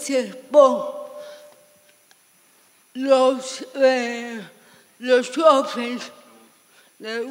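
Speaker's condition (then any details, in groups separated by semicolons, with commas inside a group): Severe cerebral palsy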